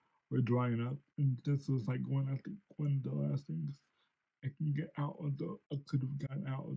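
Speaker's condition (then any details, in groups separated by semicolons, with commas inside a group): Cerebral palsy; since birth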